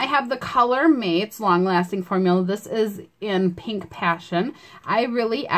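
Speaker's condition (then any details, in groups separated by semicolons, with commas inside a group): No condition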